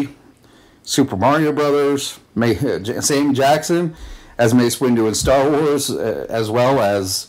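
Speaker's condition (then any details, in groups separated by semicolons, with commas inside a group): No condition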